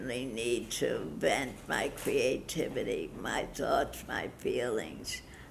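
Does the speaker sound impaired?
Yes: Parkinson's disease; stopped listening to doctor after diagnosis.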